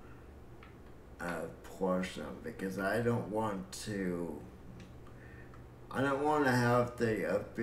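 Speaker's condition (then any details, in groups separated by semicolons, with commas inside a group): Cerebral palsy; breathing fine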